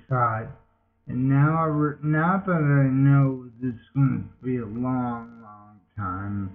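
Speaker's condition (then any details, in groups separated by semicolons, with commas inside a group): Multiple sclerosis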